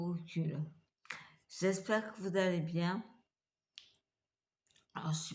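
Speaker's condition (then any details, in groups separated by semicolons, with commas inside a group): Multiple sclerosis; fatigue, pain, burning sensations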